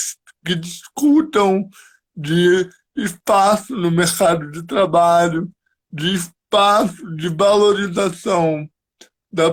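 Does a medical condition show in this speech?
Yes: cerebral palsy; cognition preserved.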